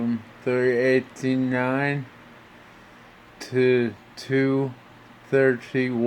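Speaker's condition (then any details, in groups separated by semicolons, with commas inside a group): Brain injury (brain shearing); tracheostomy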